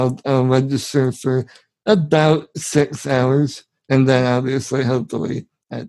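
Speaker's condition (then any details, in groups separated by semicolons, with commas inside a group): Spinal muscular atrophy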